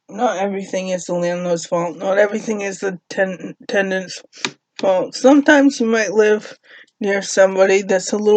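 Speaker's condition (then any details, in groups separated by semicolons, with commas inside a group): Cerebral palsy; uses walker, no wheelchair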